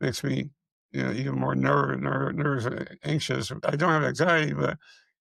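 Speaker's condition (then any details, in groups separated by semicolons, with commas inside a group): Multiple system atrophy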